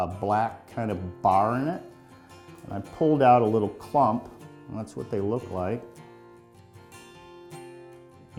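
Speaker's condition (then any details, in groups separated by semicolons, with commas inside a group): No condition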